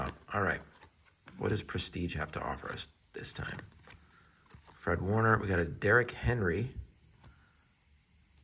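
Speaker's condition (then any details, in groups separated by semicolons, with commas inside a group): No condition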